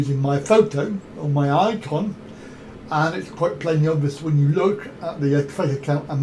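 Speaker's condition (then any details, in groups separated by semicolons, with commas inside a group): Cerebral palsy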